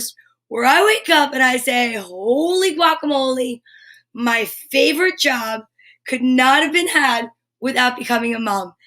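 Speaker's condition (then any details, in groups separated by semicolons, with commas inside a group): No condition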